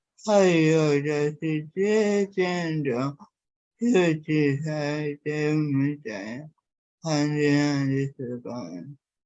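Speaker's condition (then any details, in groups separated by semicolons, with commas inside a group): Cerebral palsy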